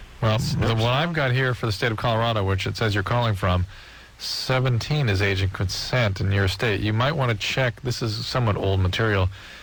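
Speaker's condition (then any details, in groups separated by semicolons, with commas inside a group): No condition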